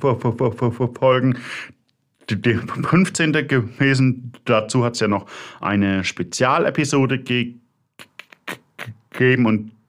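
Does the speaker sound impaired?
Yes: stuttering; developmental, lifelong, possibly inherited, father stuttered, brother fluent, logopedic speech therapy, constant since second grade; choppy, repetitions, blocks, cannot coordinate speech components, body tenses during blocks, throat sometimes hurts, fluent when singing; here repeated sounds.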